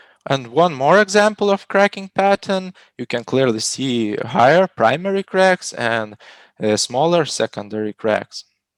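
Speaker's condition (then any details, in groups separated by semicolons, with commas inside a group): No condition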